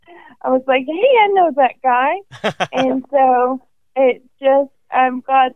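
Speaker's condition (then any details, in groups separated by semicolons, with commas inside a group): ALS; probable category ALS, first symptoms noticed in hand, 18 months to diagnosis, diagnosed at 27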